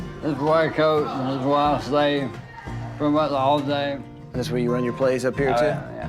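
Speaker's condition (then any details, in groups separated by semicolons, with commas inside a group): ALS; weakened muscles; speech affected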